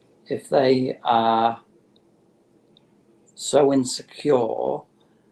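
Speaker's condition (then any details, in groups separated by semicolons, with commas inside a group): Motor neurone disease; terminal, no cure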